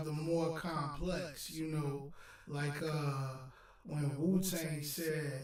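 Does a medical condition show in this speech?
No.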